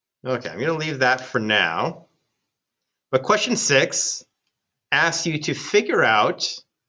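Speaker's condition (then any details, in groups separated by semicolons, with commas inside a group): No condition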